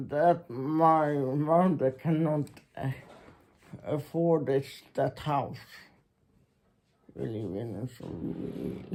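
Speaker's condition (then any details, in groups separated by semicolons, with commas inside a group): Muscular Parkinson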